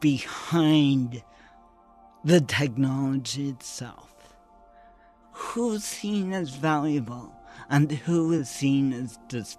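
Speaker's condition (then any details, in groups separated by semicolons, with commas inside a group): Cerebral palsy; cerebral palsy present from birth, brain cells died at birth; 50 plus years with condition; speech slurred, slurring tongue, hand tremor, reduced balance and coordination, intense muscles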